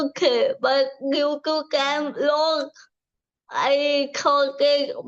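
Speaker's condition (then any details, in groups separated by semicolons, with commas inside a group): Cerebral palsy; from birth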